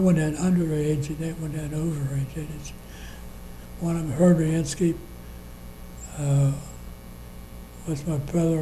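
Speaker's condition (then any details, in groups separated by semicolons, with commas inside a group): Parkinson's disease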